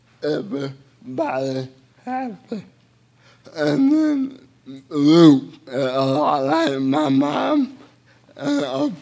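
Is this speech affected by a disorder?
Yes: cerebral palsy; speech a little unclear.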